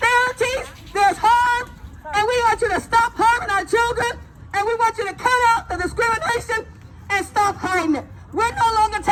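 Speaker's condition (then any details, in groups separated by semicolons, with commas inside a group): No condition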